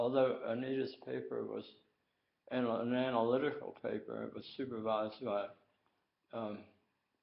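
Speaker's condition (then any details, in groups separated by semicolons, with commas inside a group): Tongue cancer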